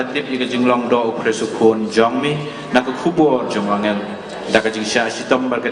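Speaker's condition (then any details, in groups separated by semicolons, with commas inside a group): No condition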